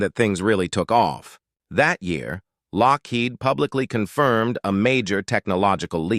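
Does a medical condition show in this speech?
No.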